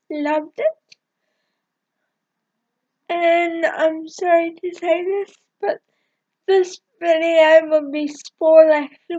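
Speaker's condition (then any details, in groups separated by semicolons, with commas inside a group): Cerebral palsy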